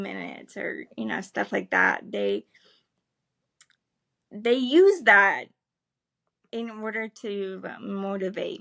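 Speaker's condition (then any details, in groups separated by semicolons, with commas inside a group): Cerebral palsy, spastic; able to speak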